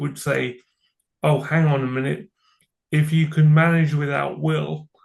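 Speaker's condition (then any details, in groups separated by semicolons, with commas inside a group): Cerebral palsy; from birth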